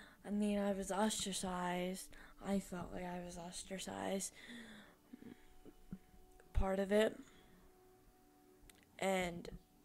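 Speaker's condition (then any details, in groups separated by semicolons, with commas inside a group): Cerebral palsy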